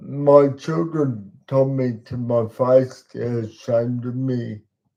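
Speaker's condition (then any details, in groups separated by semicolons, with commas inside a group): Cerebral palsy; talks slowly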